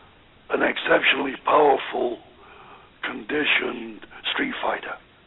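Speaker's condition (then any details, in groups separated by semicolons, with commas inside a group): Voice box damage after neck operation; voice affected, may be hard to understand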